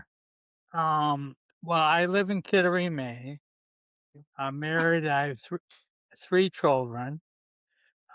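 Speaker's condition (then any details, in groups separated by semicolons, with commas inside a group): ALS, C9 mutation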